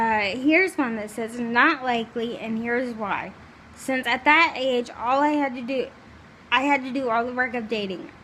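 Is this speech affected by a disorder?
Yes: cerebral palsy, severe; mainly right side, right hand contracted.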